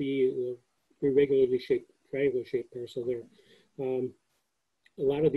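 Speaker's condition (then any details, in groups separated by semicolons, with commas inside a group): No condition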